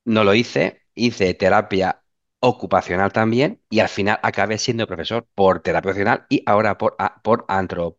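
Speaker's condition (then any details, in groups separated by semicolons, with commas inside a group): Stuttering; since childhood; sometimes stutters more than usual in class, pauses, laughs it off; repeated sounds, repeated words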